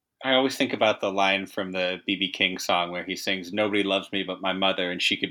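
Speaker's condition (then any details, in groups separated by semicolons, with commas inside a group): No condition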